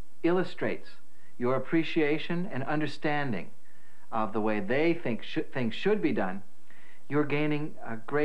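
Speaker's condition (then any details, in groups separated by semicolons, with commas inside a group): No condition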